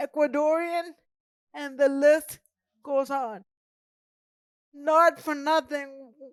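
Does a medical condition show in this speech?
Yes: cerebral palsy; present from birth.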